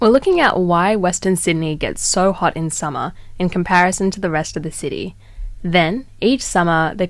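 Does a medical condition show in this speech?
No.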